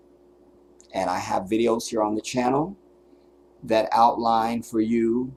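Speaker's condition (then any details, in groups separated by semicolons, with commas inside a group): No condition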